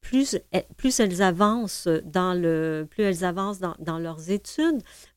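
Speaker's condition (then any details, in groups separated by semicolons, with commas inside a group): No condition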